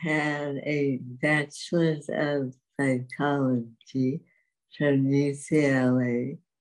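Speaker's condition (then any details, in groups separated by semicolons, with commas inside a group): Dystonia; affects walking and speech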